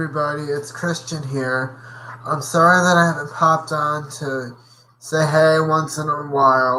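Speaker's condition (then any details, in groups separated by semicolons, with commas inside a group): Cerebral palsy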